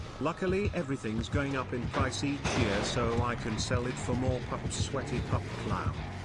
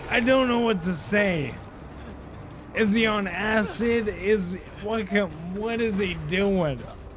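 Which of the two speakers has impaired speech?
The second: ALS.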